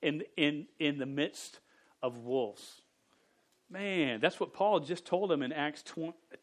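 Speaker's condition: Stutter; stutter since age 5, persisted through teenage years, no successful fix; still stutters, speaking publicly for about 23-24 years; not fully fluent, stuttered on own name as teenager; repeated sounds

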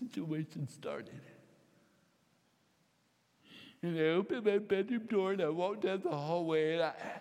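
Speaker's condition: Cerebral palsy, mild; can't speak right, voice hard to understand, must preface phone calls with strangers

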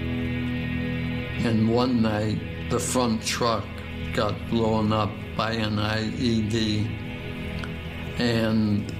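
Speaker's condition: ALS, speech-generating device

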